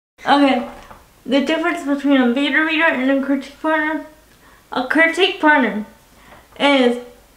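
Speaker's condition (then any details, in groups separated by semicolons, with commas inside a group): Cerebral palsy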